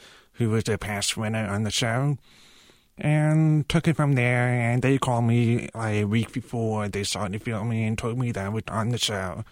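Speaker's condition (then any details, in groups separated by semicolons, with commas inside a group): Profound deafness; uses cochlear implants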